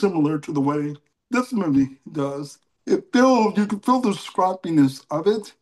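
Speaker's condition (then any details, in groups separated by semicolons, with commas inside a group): Cerebral palsy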